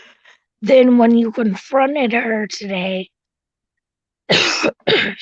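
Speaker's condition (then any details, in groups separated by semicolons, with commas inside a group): Cerebral palsy; tracheotomy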